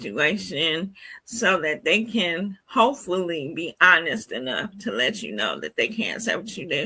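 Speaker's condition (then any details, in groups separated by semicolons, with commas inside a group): Cerebral palsy; spastic triplegia, right side, severe lower-limb spasticity, mainly wheelchair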